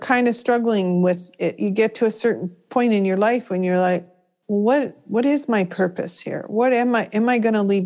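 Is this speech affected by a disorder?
No.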